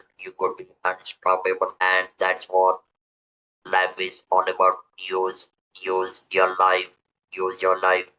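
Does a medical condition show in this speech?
Yes: throat cancer, electrolarynx user.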